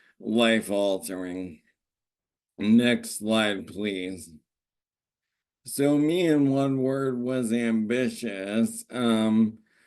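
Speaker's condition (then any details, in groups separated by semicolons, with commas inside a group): ALS; average progression, lost walking and talking within a year; normal a year ago, no longer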